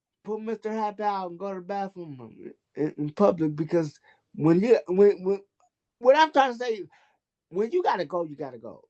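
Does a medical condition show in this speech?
Yes: cerebral palsy.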